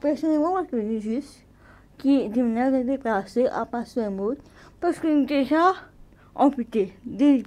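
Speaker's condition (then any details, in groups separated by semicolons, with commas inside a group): Cerebral palsy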